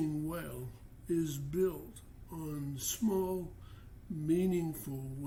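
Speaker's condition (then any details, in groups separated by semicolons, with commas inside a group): Parkinson's disease; stage 3; diagnosed over 16 years ago, mid stage three of four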